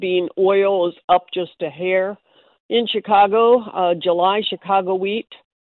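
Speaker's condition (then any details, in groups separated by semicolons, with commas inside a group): No condition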